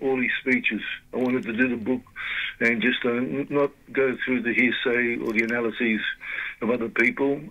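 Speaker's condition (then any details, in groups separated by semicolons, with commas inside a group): Parkinson's disease; led to retirement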